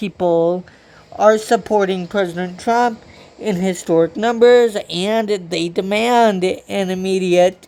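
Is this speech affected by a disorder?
Yes: cerebral palsy.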